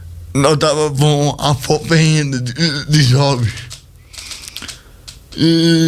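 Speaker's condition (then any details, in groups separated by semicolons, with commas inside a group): Cerebral palsy; speech not normal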